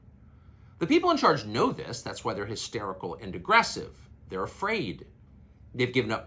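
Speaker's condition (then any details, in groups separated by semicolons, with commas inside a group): No condition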